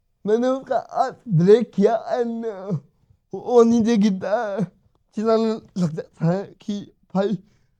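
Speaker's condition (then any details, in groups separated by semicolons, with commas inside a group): Cerebral palsy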